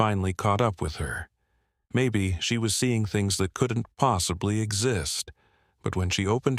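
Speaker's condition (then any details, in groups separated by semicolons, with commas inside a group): No condition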